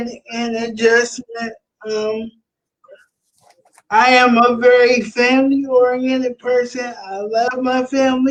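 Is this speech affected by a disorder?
Yes: cerebral palsy; spastic quadriplegic, all four limbs.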